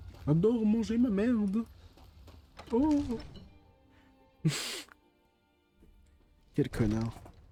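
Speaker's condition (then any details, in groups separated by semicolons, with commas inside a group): No condition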